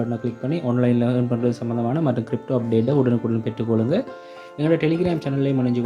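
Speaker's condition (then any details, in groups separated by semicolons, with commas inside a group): No condition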